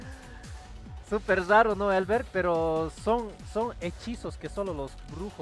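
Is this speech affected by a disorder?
No.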